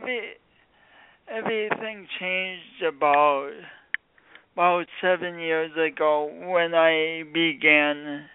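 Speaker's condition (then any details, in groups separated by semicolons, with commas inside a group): Speech impediment from birth injury; born few weeks early, oxygen loss on way to emergency room, coordination differences; speech impediment present, comfortable with own voice; speech impediment sounding unlike a regional accent, not a Midwestern accent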